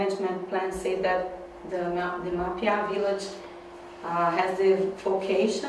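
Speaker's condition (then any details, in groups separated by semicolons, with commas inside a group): No condition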